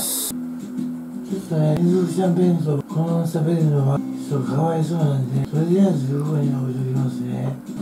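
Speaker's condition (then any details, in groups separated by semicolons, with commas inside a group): Tongue cancer, partial glossectomy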